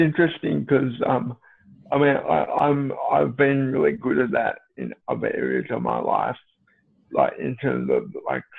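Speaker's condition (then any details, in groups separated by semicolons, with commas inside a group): Cerebral palsy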